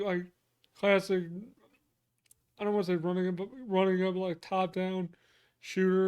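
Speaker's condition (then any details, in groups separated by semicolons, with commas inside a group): Cerebral palsy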